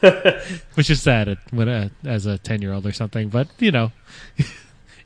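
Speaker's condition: No condition

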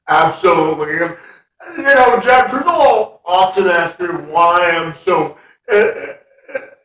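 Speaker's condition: Cerebral palsy; handwriting

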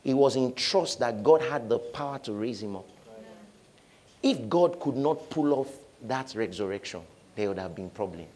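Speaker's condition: No condition

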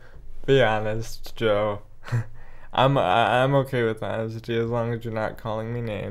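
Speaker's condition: Cerebral palsy, spastic quadriplegia; tight muscles

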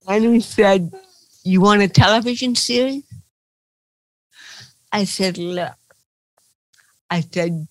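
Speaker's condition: Cerebral palsy; past Botox dependence

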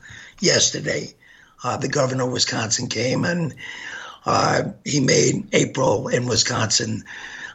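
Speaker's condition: Gunshot injury to voice box; shot 15 times

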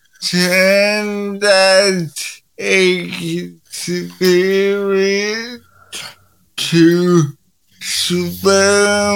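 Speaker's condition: Cerebral palsy; linked to preeclampsia at birth

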